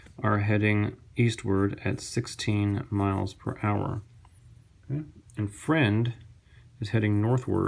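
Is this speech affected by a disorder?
No.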